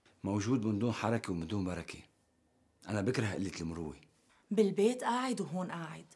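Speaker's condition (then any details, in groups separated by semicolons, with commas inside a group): No condition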